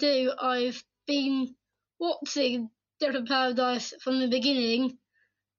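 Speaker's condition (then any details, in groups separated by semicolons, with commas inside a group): Down syndrome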